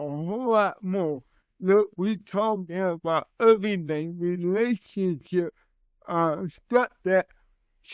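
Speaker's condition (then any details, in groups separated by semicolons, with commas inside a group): Cerebral palsy; from birth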